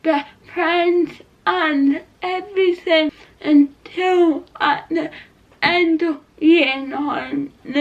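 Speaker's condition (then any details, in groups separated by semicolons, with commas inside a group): Cerebral palsy; not quadriplegic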